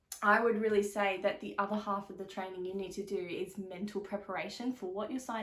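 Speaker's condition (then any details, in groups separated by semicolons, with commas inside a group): No condition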